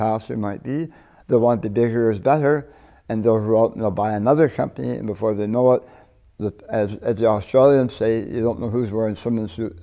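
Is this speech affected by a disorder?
Yes: partial glossectomy for tongue cancer.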